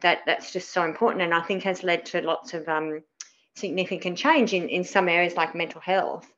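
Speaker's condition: Cleft palate; spoke differently as child, lots of childhood speech therapy, c for communication skills in primary school

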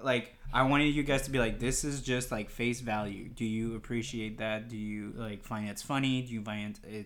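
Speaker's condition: No condition

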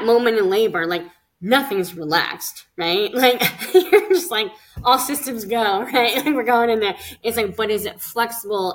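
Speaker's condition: Cleft lip and palate; congenital cleft lip and palate, speech therapy

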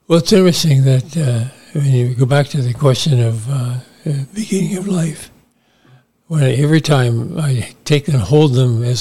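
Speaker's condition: Parkinson's disease; about 15 years since diagnosis, on medication, regular exercise including boxing, cycling, weights, walking

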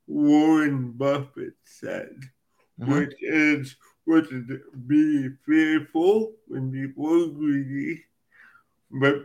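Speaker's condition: Cerebral palsy; from birth

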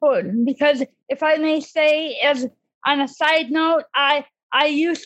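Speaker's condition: Cerebral palsy; disability since childhood

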